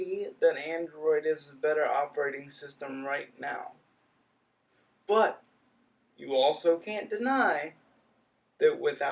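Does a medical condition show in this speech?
Yes: cerebral palsy.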